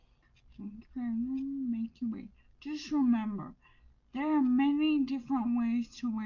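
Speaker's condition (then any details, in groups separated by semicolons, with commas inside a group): Brain injury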